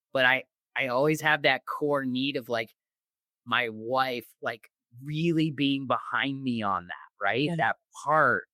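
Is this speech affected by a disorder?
No.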